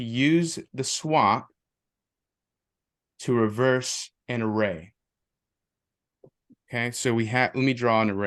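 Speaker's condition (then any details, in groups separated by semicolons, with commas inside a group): No condition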